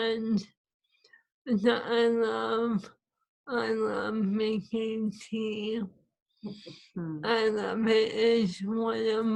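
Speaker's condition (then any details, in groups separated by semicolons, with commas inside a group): ALS; swallowing lost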